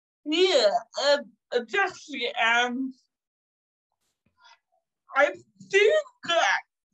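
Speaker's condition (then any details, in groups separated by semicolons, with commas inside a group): Cerebral palsy; caused by severe neonatal jaundice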